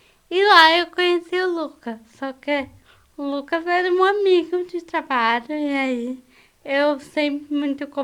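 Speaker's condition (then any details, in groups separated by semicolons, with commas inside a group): Cerebral palsy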